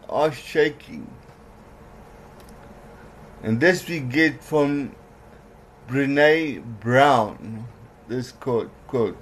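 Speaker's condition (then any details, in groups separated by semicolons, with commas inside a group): Cerebral palsy; certain letters flat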